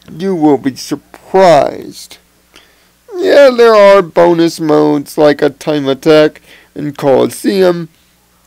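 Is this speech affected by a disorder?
Yes: cerebral palsy.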